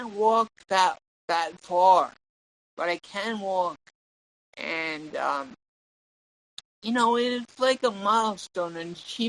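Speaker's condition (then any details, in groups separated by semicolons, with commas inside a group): Cerebral palsy; tongue and legs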